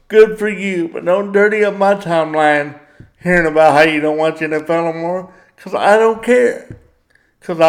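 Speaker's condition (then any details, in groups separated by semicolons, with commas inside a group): Cerebral palsy; power wheelchair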